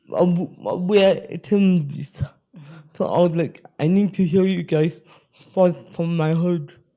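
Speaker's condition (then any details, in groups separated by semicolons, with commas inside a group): Spastic cerebral palsy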